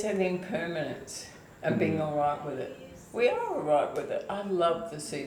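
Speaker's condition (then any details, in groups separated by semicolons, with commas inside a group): ALS/MND; onset foot drop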